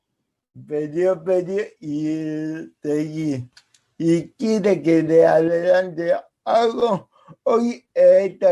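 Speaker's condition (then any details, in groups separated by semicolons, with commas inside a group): Cerebral palsy; speaks as if with potato in mouth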